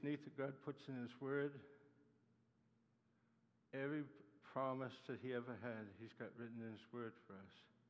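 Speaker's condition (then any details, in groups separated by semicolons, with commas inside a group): Parkinson's disease; neuropathy attacks nerves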